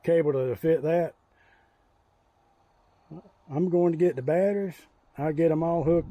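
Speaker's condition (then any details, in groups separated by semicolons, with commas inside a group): No condition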